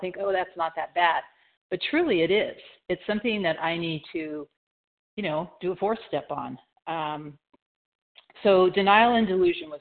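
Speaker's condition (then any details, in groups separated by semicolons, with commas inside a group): No condition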